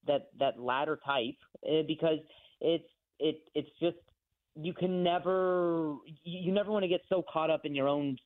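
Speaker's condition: Stutter from brain injury, acquired (neurogenic); acquired stutter after traumatic brain injury and concussion from freak softball injury, motor skills also affected; speech functionality affected, trouble getting words out; repeated sounds, repeated words

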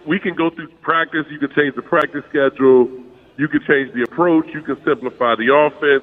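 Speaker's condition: No condition

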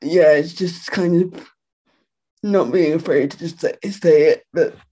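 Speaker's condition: Quadriplegic cerebral palsy; physiotherapy

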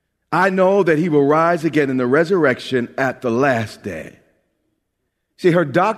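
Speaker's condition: No condition

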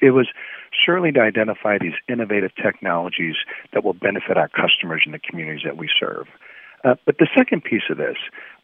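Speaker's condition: No condition

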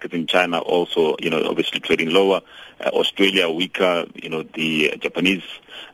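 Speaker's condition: No condition

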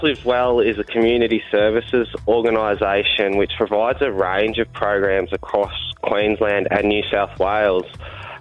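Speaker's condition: No condition

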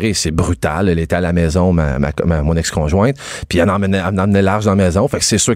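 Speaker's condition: No condition

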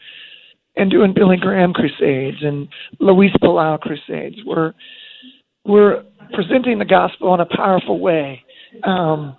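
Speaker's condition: Spasmodic dysphonia; lost singing voice after almost 20 years, prednisone steroid shots gave 6-8 weeks relief until ineffective; scratchy voice even on phone, not improved, slightly worse, mostly stable; muscle spasms break voice apart when speaking loudly or projecting, lost voice control

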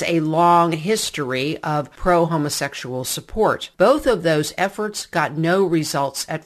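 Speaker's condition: No condition

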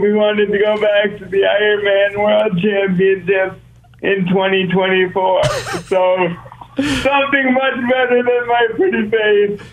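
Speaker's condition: Cerebral palsy; breathing

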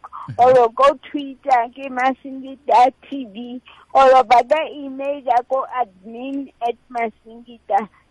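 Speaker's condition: Cerebral palsy; since childhood

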